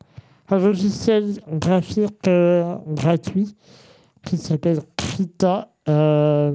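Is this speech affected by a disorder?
Yes: congenital muscular dystrophy; present from birth, genetic protein-related cause, muscles stayed thinner and weaker; uses graphic tablet with Krita software for digital painting.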